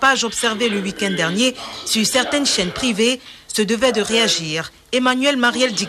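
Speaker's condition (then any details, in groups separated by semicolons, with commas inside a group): No condition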